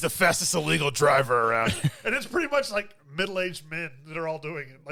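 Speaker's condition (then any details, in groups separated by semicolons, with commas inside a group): No condition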